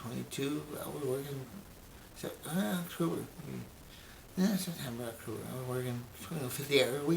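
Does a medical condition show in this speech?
Yes: brain injury; memory greatly affected.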